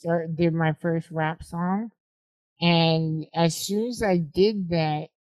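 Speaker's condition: Spinal muscular atrophy type 2

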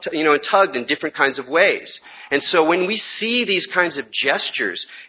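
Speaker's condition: No condition

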